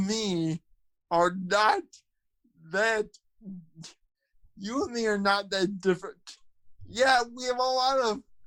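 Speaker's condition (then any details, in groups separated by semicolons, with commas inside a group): Cerebral palsy, spastic quadriplegia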